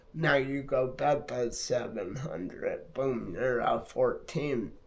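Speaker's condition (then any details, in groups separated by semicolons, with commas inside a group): Multiple sclerosis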